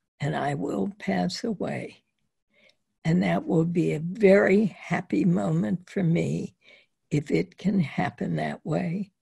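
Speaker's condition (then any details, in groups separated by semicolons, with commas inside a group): Spasmodic dysphonia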